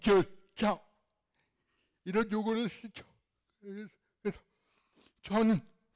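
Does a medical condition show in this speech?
Yes: cerebral palsy; fairly severe in childhood.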